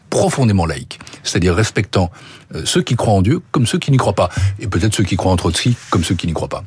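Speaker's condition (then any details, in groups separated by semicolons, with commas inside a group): No condition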